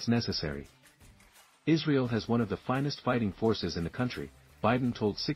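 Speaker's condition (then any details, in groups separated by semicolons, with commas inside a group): No condition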